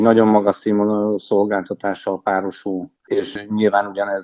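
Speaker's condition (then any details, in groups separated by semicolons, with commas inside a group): No condition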